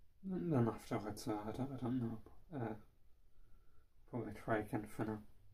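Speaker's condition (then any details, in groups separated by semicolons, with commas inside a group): Cerebral palsy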